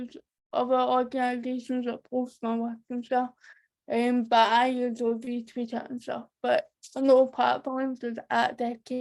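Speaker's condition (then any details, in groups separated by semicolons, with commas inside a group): Cerebral palsy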